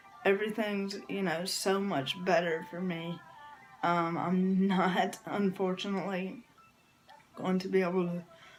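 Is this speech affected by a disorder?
Yes: cerebral palsy; from birth.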